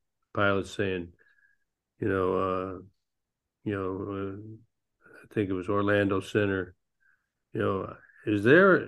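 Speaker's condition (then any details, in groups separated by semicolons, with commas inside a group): Parkinson's disease; man nearly 66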